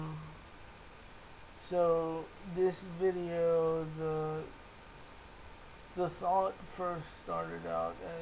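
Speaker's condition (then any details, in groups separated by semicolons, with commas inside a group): Cerebral palsy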